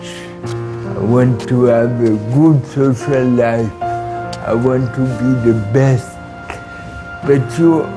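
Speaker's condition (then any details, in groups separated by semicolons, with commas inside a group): Cerebral palsy; from birth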